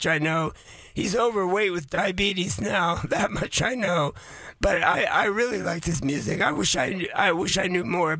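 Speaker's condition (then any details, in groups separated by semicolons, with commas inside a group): Voice changed after vocal cord surgery; man aged 81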